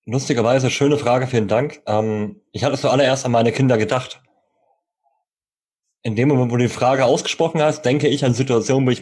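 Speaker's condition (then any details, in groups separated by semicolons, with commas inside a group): Cleft lip and palate; jaw and palate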